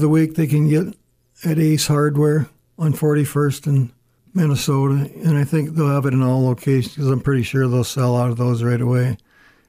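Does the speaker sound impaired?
Yes: Parkinson's disease; stutters and stammers.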